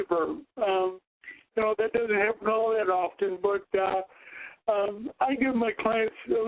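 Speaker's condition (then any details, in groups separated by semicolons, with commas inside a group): Cerebral palsy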